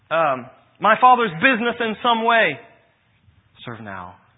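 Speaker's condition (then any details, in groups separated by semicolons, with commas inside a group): No condition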